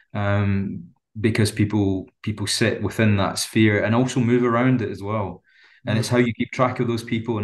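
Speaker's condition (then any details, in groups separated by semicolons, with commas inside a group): No condition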